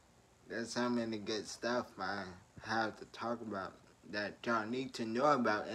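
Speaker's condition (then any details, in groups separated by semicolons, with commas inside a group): Traumatic brain injury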